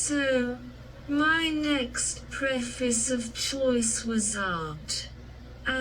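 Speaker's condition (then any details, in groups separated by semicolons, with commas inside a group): Cerebral palsy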